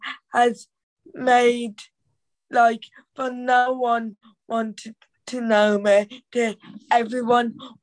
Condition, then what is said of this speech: Cerebral palsy. Like my cerebral palsy voice is harder to understand, but I'm also black country.